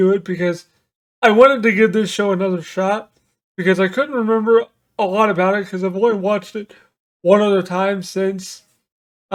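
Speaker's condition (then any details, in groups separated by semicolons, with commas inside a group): Cerebral palsy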